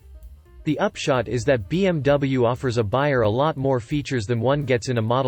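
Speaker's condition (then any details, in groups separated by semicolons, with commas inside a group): No condition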